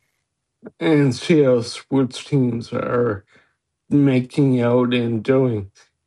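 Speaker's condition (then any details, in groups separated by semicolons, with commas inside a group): Friedreich's ataxia; diagnosed at age 19, now 47, early balance and gait problems, wheelchair user about 25 years; speech slowed with progression, speech and swallowing improved on medication, asked less often to repeat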